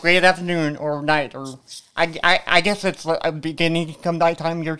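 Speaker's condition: Cerebral palsy

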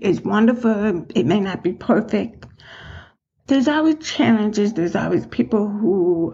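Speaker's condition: Profound deafness, acquired, profound; progressive hereditary hearing loss, born hearing, hard of hearing childhood, profoundly deaf teen after water-skiing fall

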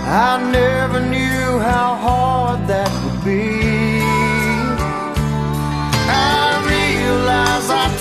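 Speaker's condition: No condition

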